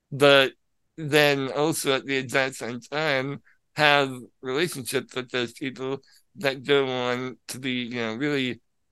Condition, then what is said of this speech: Spinal muscular atrophy. Because it explains why he can be a little bit difficult to understand at times.